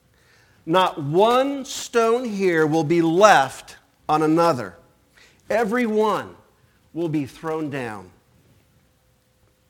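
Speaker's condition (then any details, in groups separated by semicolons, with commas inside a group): No condition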